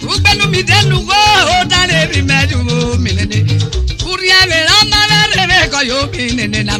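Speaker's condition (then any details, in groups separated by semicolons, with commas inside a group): No condition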